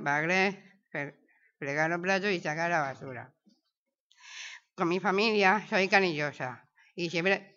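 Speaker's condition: Down syndrome

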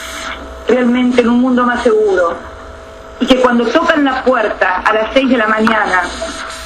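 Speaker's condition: No condition

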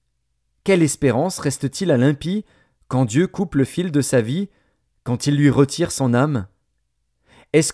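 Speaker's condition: No condition

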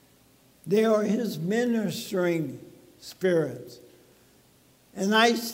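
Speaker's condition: ALS; talking a little bit funny

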